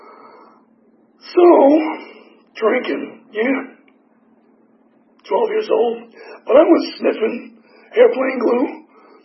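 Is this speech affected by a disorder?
Yes: tracheotomy; tracheotomy still in place.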